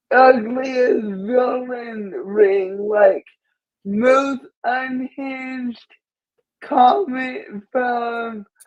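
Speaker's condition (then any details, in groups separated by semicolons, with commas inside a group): Cerebral palsy; speech affected, permanent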